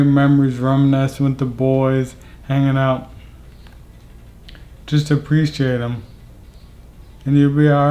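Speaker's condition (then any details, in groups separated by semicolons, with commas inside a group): ALS; speech affected within last year, voice loss expected, voice banked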